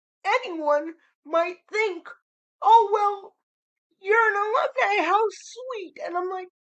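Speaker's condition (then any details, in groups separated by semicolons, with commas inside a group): Cerebral palsy; spastic cerebral palsy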